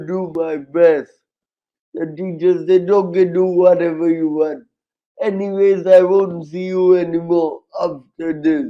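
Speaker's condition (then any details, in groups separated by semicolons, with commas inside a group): Cerebral palsy, severe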